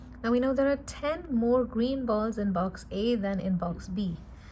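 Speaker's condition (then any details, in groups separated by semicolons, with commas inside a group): No condition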